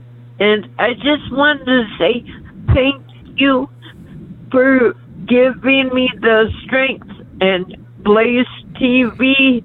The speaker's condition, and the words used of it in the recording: Stroke. But I had a small stroke it's been 5 months ago. So now I talking cursive.